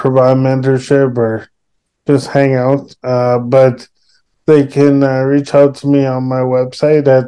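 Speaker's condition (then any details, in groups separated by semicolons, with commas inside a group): Cerebral palsy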